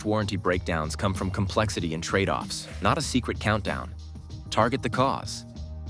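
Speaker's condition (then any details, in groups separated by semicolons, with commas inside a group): No condition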